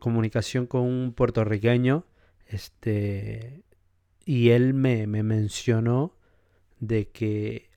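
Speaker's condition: No condition

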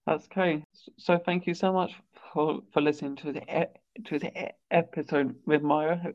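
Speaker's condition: Stammer; diagnosed around age 3 to 4, delayed first words, weekly school therapy for first 10 years; stammering more than usual in recording, which is rare; severity varies by word, better after socialising, worse working from home, uses stammer-safe substitute words; repeated sounds

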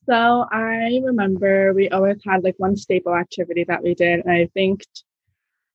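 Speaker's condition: Profound bilateral hearing loss; normal hearing at birth likely, bilateral sensorineural mild-to-moderate loss diagnosed age 3, two hearing aids, progressive; profoundly deaf both ears, right cochlear implant since age 10-11, residual left hearing, no left device

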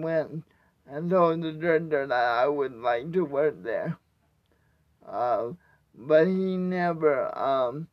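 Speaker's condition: Cerebral palsy; wheelchair user

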